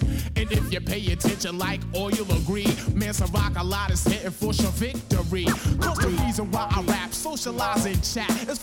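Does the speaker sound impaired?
No.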